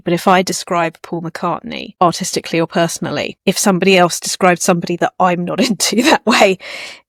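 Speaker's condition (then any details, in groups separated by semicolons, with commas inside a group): No condition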